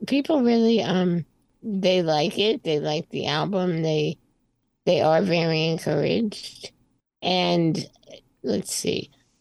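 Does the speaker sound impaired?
Yes: spinal muscular atrophy type 2; congenital, born early 60s, wheelchair user, slightly progressive, found out in twenties, arms less mobile; on oral breakthrough medication rebuilding motor neurons; breathing, speaking and singing much stronger since medication, functions declining before it.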